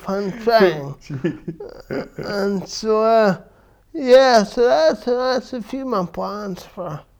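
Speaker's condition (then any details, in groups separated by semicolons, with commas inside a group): Cerebral palsy; affects verbal speech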